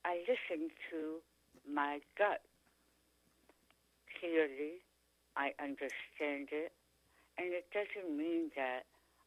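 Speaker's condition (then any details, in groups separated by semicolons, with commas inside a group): Tongue cancer; chronic sore throat symptom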